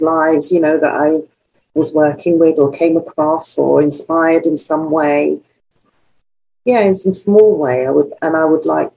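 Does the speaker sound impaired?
No.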